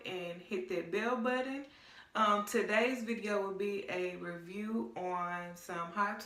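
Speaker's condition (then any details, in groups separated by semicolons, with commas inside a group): No condition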